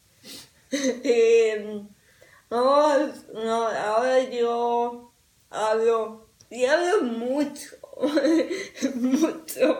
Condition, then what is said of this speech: Cerebral palsy. Siempre <laughs> le digo a la gente a mi paciente que yo hago como una persona con trago.